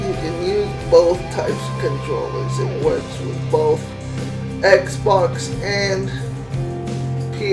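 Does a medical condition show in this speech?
Yes: cerebral palsy.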